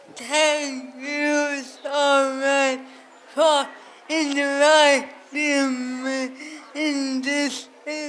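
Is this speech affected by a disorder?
Yes: cerebral palsy; speech not clear.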